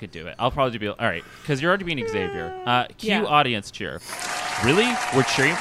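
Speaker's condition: No condition

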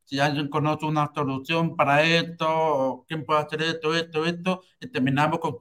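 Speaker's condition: Hearing loss with cochlear implant; congenital hearing loss

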